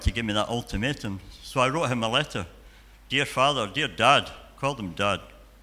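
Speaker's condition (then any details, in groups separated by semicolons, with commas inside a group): Cleft palate and cleft lip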